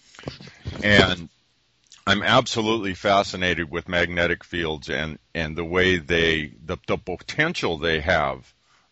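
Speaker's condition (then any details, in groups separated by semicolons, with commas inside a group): No condition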